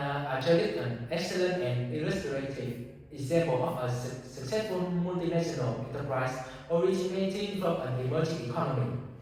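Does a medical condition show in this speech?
No.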